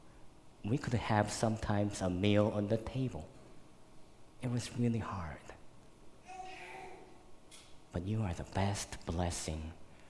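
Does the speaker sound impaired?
Yes: cleft lip and palate; congenital, very severe, born in Korea.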